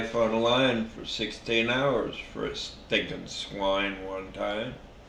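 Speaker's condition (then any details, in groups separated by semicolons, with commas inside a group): Traumatic brain injury; slurred speech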